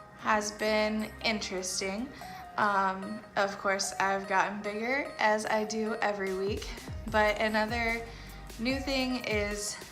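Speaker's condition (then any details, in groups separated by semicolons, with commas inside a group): No condition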